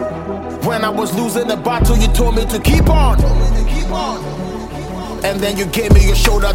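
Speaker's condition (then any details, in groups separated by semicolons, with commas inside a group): No condition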